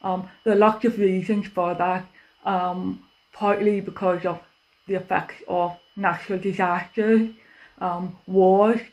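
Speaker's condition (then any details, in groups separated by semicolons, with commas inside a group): Deafness; cannot use telephone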